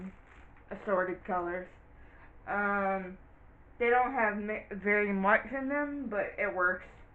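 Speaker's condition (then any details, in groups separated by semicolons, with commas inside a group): Cerebral palsy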